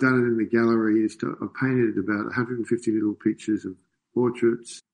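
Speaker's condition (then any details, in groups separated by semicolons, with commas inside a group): Parkinson's disease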